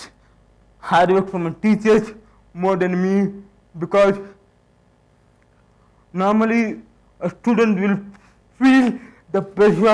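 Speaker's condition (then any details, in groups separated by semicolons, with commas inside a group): Cerebral palsy; hinders speech, sounds childlike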